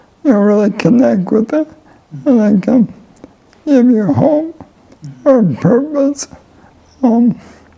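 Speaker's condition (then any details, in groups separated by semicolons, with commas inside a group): ALS; voice and lungs affected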